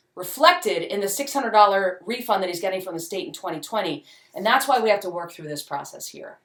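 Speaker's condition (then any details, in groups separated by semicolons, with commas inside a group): No condition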